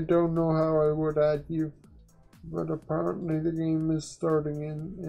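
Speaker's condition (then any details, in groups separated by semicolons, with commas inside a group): Quadriplegic cerebral palsy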